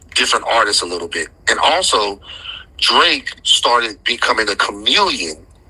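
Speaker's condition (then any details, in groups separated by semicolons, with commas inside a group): No condition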